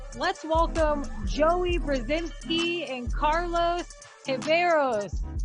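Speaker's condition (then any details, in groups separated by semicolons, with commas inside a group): No condition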